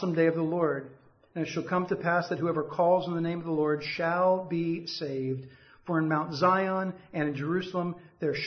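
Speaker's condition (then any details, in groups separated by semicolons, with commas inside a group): No condition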